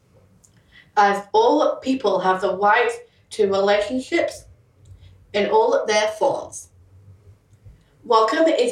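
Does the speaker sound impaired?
Yes: Down syndrome.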